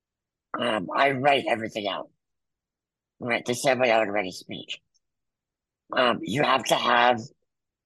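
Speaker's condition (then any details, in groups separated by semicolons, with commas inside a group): Muscular dystrophy; congenital, wheelchair user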